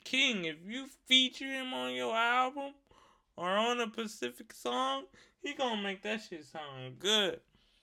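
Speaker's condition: Cerebral palsy; sounds loud when passionate

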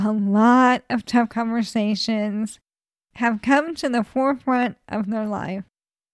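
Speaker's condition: ALS; ALS diagnosed at age 37, terminal, no cure

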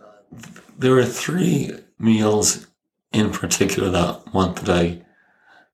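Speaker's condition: ALS; ALS onset age 37, right hand finger weakness, palm wasting, lost right hand use, smile, facial expressions; about two years since diagnosis, feeding tube for swallowing muscle atrophy, monthly spinal tap clinical trial medication; voice changed, dried saliva in throat from rare swallowing makes speech less clear, cannot swallow most foods

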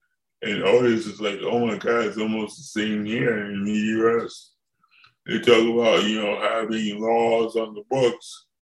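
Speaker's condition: Cerebral palsy; from birth

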